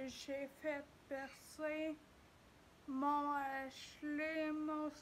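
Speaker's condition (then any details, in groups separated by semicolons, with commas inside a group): Ataxia; degenerative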